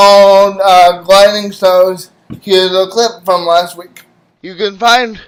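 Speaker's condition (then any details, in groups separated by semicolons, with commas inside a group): Cerebral palsy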